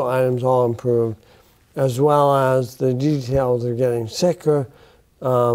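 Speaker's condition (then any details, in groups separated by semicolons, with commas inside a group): Bulbar onset ALS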